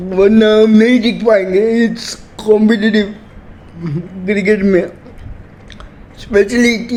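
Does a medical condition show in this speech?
Yes: cerebral palsy; from birth, uses legs for tasks and computer.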